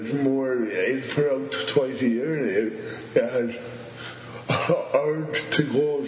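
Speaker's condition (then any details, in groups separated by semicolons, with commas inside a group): Stuttering; stuttering since at least teenage years, also cerebral palsy, which compounds things; has had long disfluent moments on own name; repeated sounds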